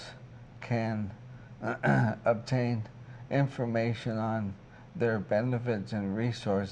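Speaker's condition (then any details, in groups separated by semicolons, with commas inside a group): ALS; onset left hand weakness, then right hand; diagnosed 3 years ago, walking difficulty, progressing, in-home caregiver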